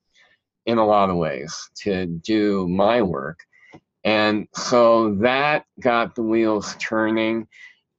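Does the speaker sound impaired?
Yes: cleft palate; present since childhood.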